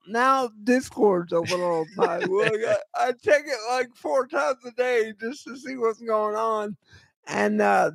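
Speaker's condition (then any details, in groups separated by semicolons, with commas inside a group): Cerebral palsy; voice always shot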